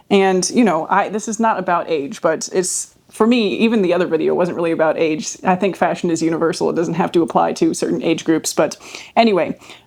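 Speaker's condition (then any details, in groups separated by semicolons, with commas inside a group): No condition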